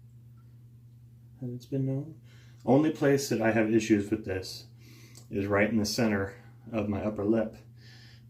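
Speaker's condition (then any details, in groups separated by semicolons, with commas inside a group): No condition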